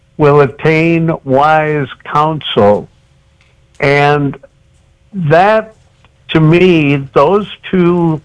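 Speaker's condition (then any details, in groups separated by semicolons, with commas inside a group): Cerebral palsy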